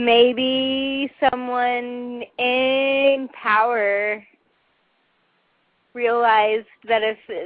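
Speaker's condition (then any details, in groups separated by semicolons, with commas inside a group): Cerebral palsy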